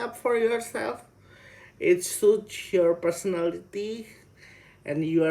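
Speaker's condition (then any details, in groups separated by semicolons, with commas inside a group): Cerebral palsy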